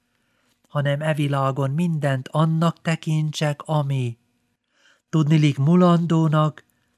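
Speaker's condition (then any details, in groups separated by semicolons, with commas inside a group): No condition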